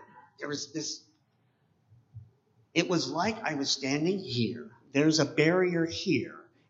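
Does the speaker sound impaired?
Yes: cleft palate; congenital cleft palate.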